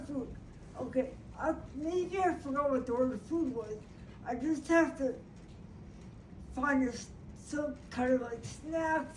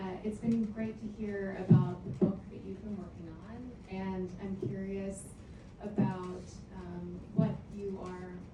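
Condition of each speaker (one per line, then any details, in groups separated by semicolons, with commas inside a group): Brain injury; acquired injury, cognitive, language and motor speech problems; about five years since injury, weekly music therapy; word-finding difficulty, used iPad, intelligibility improved, slow loud breathing strategy
No condition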